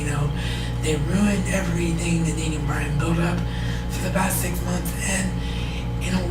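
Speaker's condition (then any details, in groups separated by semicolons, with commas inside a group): Cerebral palsy; wheelchair bound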